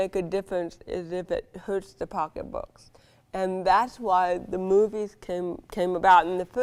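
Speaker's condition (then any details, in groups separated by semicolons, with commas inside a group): Cerebral palsy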